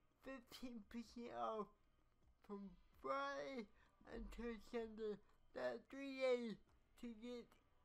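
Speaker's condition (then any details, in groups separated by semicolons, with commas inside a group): Cerebral palsy; speech affected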